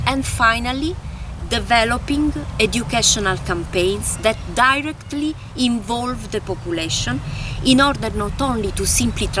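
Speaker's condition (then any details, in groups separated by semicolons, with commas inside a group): No condition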